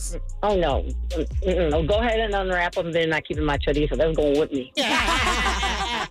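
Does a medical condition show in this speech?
No.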